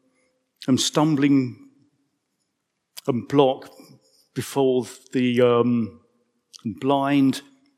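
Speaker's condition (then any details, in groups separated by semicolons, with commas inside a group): Stammer; stammer audible in speech; prolonged sounds, blocks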